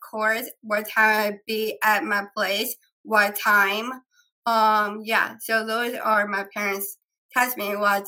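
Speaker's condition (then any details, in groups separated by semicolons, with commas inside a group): Down syndrome; three copies of 21st chromosome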